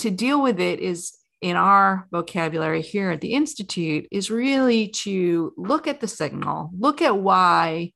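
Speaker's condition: No condition

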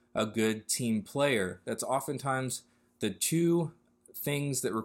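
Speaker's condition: No condition

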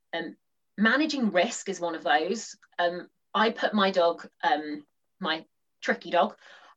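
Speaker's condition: No condition

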